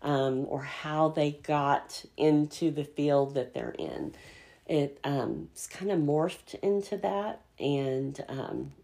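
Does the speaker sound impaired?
Yes: cleft palate; congenital.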